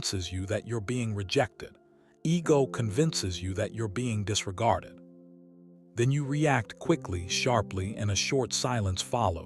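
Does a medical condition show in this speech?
No.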